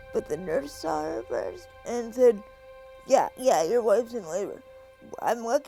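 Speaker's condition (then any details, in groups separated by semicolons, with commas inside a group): Cerebral palsy; able to speak, considers self very good speaker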